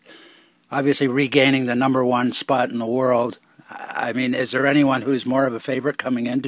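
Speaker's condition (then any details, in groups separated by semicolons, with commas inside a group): No condition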